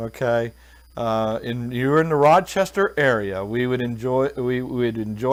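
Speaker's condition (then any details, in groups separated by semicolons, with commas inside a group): No condition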